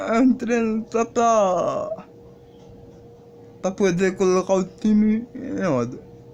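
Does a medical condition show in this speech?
Yes: cerebral palsy.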